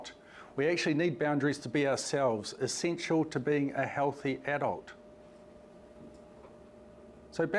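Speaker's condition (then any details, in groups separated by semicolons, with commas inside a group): No condition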